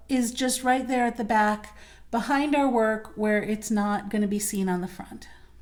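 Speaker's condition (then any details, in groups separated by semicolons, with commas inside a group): No condition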